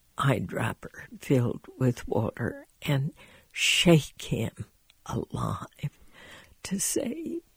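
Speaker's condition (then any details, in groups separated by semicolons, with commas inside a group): Spasmodic dysphonia; Oregon for treatment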